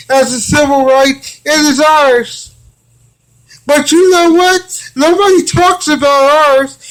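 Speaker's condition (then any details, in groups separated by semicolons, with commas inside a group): Cerebral palsy; from birth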